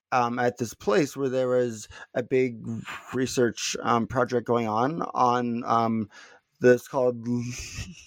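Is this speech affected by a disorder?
Yes: stuttering; not stuttering much currently; here prolonged sounds, blocks.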